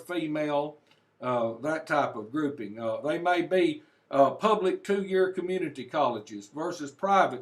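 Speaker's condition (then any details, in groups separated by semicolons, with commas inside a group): No condition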